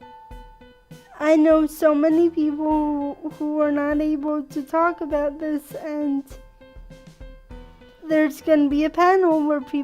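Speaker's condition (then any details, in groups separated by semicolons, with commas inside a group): Cerebral palsy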